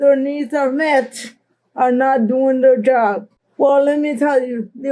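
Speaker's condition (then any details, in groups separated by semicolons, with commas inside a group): Cerebral palsy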